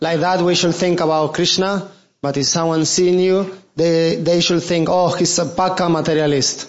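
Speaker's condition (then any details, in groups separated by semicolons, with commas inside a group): No condition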